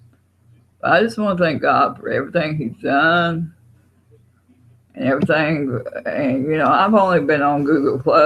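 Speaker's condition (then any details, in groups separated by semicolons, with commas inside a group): Parkinson's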